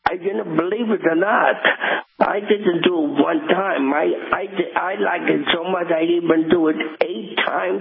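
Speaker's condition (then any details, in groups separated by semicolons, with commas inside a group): Cerebral palsy; present from birth, diagnosed at 6 months, lump at back of head found by mother, could not lie on back, predicted never to walk; walks, has walked New York City marathon 8 times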